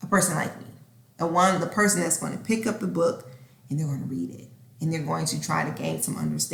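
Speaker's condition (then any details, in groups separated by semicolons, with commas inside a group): No condition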